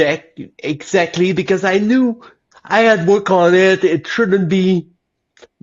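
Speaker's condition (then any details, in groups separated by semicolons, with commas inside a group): Cerebral palsy; lifelong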